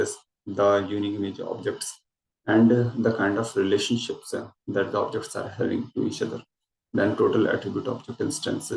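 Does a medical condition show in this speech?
No.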